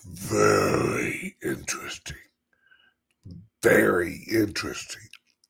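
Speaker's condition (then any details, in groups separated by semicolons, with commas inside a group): Chronic voice problem; stiff voice box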